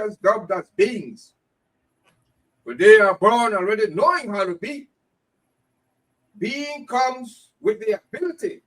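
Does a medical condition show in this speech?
No.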